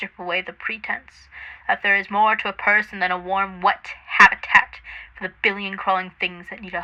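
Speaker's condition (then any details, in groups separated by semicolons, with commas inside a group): No condition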